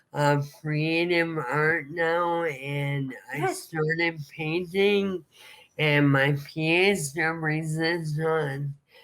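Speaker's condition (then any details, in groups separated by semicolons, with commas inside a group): ALS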